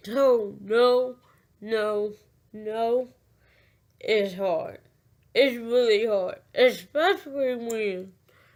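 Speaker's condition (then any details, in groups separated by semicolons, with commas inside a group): Cerebral palsy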